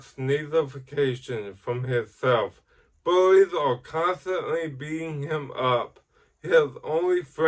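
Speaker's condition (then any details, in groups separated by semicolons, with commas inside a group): Ataxic cerebral palsy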